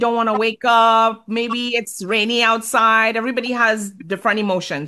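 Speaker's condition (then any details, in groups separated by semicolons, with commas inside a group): No condition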